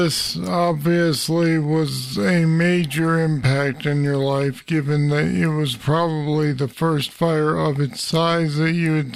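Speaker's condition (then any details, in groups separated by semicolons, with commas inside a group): Parkinson's disease; deep brain stimulators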